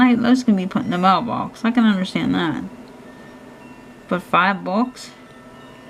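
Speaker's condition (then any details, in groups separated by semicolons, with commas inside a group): Cerebral palsy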